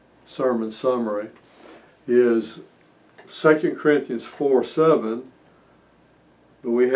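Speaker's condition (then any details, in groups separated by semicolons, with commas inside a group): No condition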